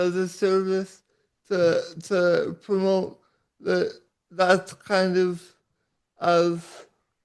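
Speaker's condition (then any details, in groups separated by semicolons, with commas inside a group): Cerebral palsy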